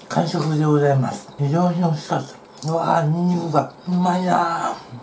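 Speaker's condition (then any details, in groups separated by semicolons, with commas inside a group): Tongue cancer surgery; speech may be hard to understand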